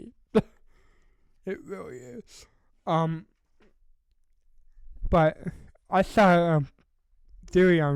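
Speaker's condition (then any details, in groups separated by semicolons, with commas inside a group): Cerebral palsy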